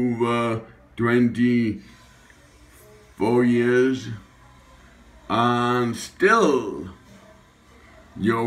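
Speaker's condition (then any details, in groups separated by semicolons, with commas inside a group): Acquired brain injury, ataxia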